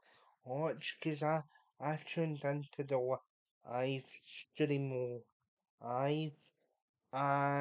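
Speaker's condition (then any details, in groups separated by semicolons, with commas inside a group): Cerebral palsy; unable to walk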